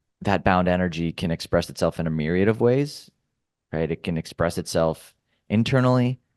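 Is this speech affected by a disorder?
No.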